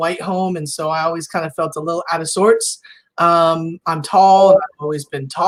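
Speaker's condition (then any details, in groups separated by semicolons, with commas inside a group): No condition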